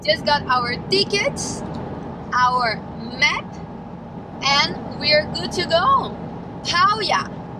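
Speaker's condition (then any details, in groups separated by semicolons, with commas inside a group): No condition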